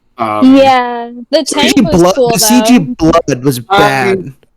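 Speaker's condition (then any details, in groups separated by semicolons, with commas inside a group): No condition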